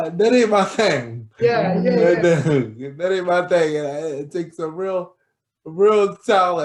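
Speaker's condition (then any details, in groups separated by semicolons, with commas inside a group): Cerebral palsy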